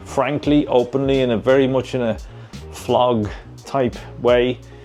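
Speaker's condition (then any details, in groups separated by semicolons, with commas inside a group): No condition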